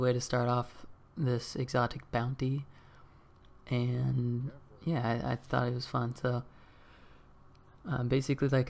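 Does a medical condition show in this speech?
No.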